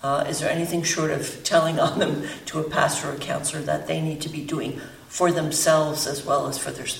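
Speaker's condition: No condition

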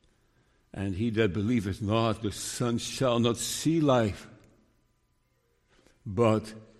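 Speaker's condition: Parkinson's disease; sometimes stutters and blurs words

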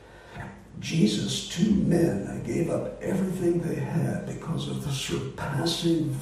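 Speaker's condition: Voice disorder; not contagious

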